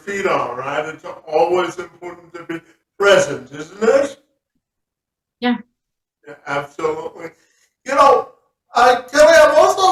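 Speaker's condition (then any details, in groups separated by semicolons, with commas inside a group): Cerebral palsy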